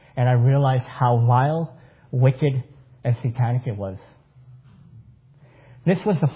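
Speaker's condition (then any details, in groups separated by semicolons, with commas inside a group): Cleft palate; congenital cleft palate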